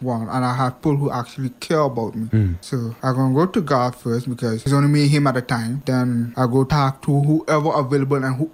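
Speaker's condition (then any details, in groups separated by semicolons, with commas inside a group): Hearing impairment; past speech impediment; hearing not too great; past speech impediment improved with much practice, listening needs much focus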